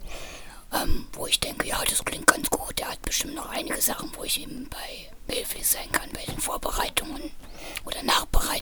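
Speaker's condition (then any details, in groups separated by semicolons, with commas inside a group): Voice disorder after laryngeal cancer, radiation scarring of vocal folds; laryngeal cancer treated with radiation and chemotherapy, vocal cord scarring from radiation, swallowing disorder; ongoing vocal cord impairment, swallowing problems, eating with workarounds, mostly fed via feeding tube; voice somewhat quieter, audibly affected, recording volume turned up high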